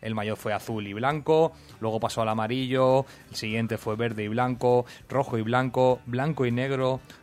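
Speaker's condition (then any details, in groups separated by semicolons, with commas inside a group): No condition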